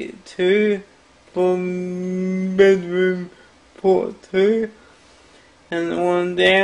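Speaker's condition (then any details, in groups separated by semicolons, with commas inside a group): Cerebral palsy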